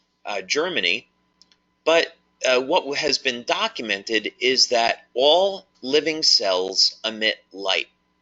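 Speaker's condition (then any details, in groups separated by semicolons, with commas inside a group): No condition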